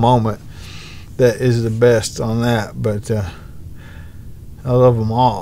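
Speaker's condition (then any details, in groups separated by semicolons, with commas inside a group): ALS; bulbar-upper onset, tongue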